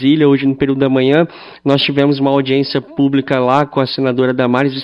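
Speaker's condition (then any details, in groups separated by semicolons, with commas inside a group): Cleft lip and palate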